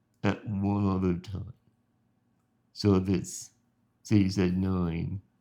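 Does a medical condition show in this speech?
Yes: spinal muscular atrophy.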